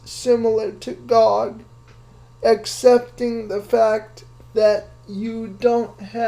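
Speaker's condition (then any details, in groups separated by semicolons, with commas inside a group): Cerebral palsy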